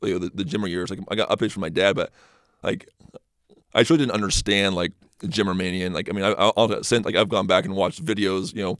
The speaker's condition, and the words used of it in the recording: Stuttering. I feel like I'm not very good off the cuff.